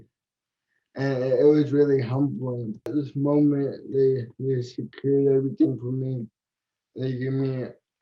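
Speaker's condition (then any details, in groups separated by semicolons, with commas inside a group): Cerebral palsy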